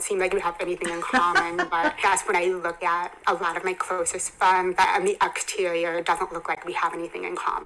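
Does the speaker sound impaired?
Yes: hearing impairment, congenital, bilateral cochlear implants; further hearing loss at 27.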